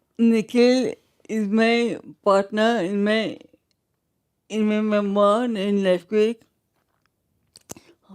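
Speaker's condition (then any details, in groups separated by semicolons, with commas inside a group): Traumatic brain injury; severe, motorcycle accident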